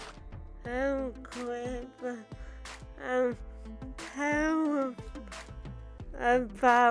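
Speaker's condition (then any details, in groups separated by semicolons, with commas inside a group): Cerebral palsy; from birth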